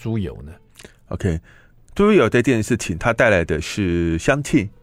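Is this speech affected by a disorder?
Yes: hearing impairment.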